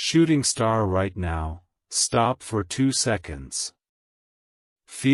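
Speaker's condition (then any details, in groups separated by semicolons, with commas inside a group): No condition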